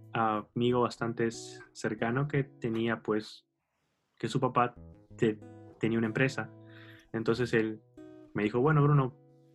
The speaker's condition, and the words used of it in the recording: Stuttering. Entonces yo seguí tartamudeando hasta las hasta que tuve unos ah, hasta que tuve nada, hasta los ocho, bueno, hasta hoy, ¿no?